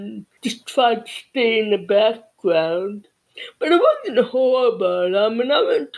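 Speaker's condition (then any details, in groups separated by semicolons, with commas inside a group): Cerebral palsy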